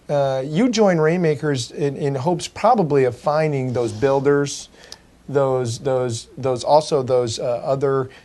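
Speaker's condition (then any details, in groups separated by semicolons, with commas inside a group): No condition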